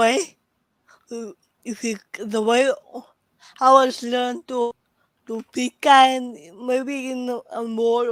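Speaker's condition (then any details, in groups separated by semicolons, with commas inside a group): Cerebral palsy; speech often hard to understand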